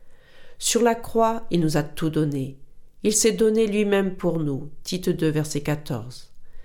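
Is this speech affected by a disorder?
No.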